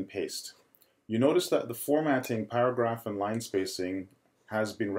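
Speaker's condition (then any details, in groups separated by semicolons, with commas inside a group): No condition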